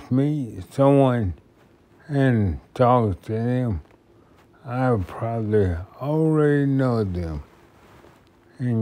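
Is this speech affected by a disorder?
Yes: multiple sclerosis.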